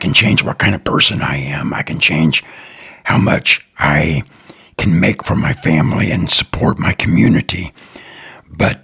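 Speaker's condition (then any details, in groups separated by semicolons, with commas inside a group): Throat cancer; voice affected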